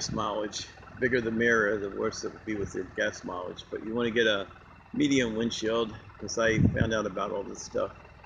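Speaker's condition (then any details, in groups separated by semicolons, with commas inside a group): No condition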